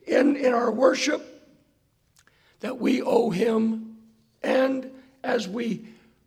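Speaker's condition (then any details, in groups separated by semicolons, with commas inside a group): Hoarseness after vocal cord surgery; not smooth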